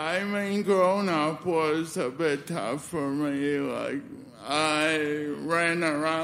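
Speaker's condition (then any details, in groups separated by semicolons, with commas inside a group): Spastic cerebral palsy; cord around neck cut oxygen at birth, Bridgewater, diagnosed 18 months, foot surgery, 93 physio sessions; age 34, walks with limp, no longer falls, poor fine motor control, never written; obviously affected since childhood, much speech therapy, sounded asleep on phone, may be taken as drunk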